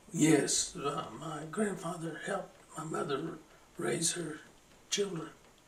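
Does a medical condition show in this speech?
Yes: Parkinson's; slowing down.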